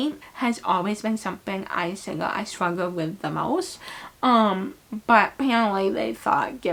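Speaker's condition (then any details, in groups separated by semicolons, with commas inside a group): Cerebral palsy; right hemiplegia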